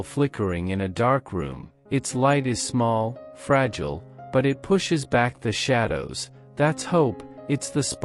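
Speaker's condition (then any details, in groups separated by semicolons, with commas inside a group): No condition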